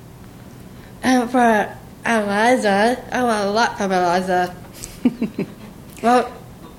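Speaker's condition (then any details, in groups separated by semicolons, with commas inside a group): Down syndrome; present from birth, heart repair at 6 months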